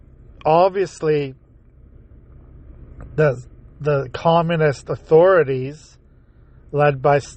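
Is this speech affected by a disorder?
No.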